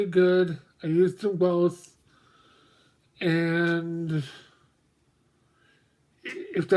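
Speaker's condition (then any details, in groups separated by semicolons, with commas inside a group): Mobius syndrome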